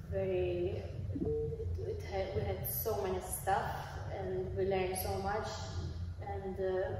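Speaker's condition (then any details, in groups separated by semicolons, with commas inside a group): No condition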